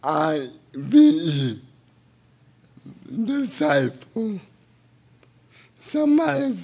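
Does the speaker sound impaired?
Yes: cerebral palsy; a little difficult.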